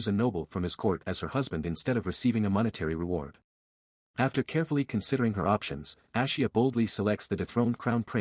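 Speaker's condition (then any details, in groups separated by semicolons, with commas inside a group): No condition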